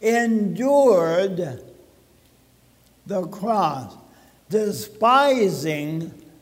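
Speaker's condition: ALS (Lou Gehrig's disease); swallowing

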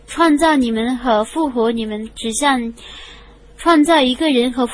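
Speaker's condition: No condition

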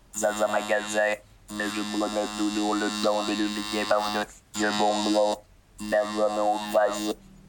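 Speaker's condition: Total pharyngolaryngectomy; no natural voice, cannot shout or laugh, phone understood only by family, caregivers, lost in noise

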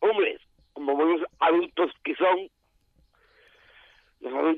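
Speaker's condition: Down syndrome; genetic, extra chromosome

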